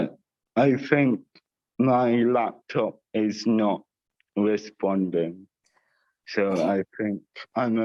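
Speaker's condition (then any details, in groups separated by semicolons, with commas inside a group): Cerebral palsy with dysarthria; all four limbs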